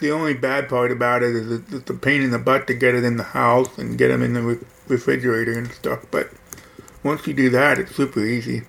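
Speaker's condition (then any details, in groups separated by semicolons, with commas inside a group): Hearing loss; music enjoyed less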